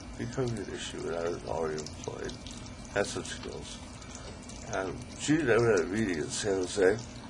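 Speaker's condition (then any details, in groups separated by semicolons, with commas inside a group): ALS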